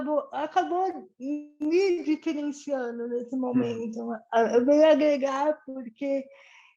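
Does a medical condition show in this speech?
Yes: cerebral palsy.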